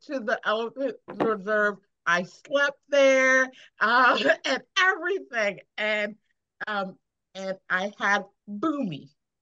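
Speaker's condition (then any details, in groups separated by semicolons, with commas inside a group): Aphasia after stroke; over a year since stroke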